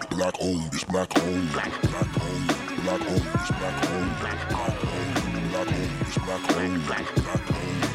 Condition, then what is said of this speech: None; typical speech.